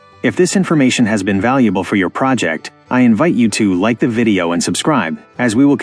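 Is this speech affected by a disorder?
No.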